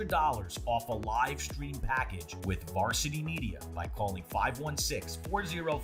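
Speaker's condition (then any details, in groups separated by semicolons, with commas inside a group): No condition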